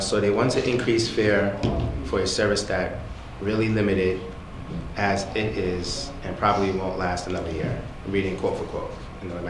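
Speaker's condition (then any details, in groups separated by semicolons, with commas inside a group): No condition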